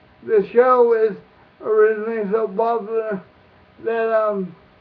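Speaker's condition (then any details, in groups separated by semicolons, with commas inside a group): Cerebral palsy; caused by birth injury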